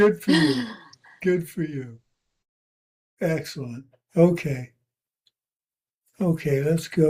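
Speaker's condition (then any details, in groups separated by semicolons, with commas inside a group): Parkinson's; tremor varies day to day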